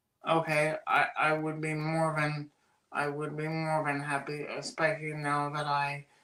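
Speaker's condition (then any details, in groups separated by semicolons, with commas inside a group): Cerebral palsy; oxygen loss at birth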